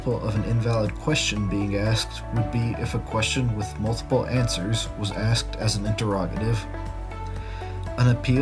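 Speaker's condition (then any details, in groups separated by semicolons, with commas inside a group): No condition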